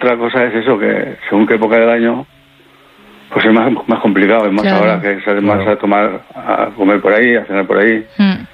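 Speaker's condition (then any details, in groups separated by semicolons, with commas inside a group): Parkinson's; on Parkinson's medication; takes medication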